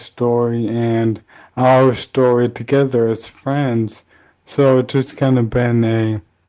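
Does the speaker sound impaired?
Yes: ALS; young onset, diagnosed age 29, progressive neurodegenerative, affects walking, speech and eventually breathing; about two years since diagnosis, age 31, voice banking underway for future speech device; still speaking, speech loss expected, breathing failure expected, tracheotomy with 24-hour care and suctioning anticipated.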